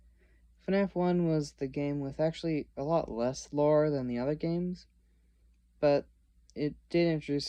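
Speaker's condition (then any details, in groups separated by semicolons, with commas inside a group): No condition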